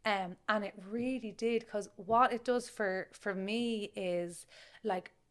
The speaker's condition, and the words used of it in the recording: Stuttering. It's funny, I used to beat myself up for stammering too much. Now I beat myself up for stammering too little.